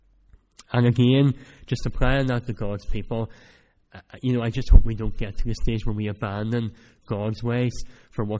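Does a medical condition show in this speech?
Yes: cleft palate; speech not that clear at times.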